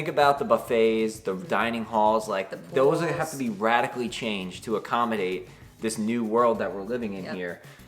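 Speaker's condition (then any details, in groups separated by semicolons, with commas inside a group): No condition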